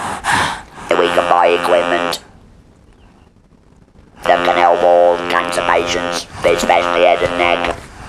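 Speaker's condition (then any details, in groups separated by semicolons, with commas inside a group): Laryngeal cancer with laryngectomy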